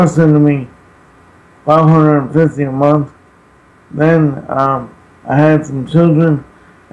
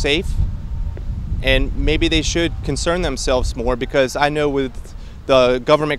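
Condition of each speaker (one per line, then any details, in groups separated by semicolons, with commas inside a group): Traumatic brain injury; car accident; speech affected
No condition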